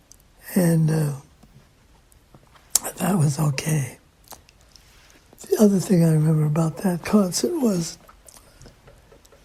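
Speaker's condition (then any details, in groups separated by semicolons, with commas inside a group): Parkinson's disease; lost voice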